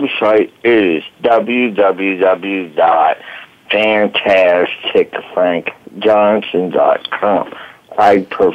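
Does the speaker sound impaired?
Yes: voice box damage from tracheostomy; fire at 30, medic's trach tube damaged voice box, traumatic brain injury, 1-2 week coma; about 35 years since injury, past therapy and psychiatrists; lasting physical voice challenge from damaged voice box.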